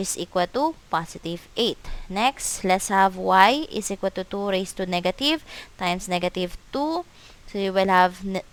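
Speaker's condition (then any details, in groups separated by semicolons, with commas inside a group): No condition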